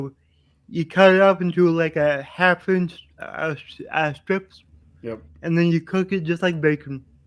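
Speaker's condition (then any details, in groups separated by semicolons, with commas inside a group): Cerebral palsy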